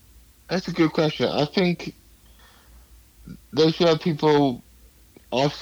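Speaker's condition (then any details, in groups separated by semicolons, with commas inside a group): Cerebral palsy; hard for others to understand at first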